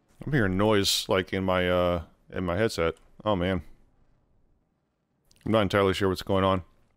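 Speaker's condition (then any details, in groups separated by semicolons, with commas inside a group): No condition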